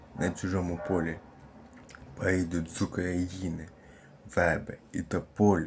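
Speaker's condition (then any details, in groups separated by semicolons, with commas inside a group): Cerebral palsy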